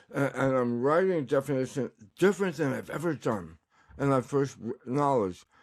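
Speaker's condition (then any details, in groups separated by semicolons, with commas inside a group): Tongue cancer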